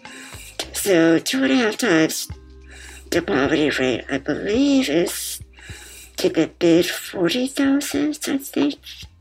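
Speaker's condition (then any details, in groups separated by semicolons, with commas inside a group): Muscular dystrophy; congenital muscular dystrophy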